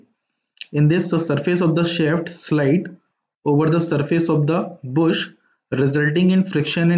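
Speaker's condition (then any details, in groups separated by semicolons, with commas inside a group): No condition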